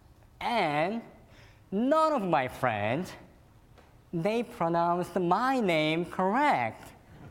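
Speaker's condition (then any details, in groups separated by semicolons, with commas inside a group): Cleft lip and palate; could not suck breast milk as newborn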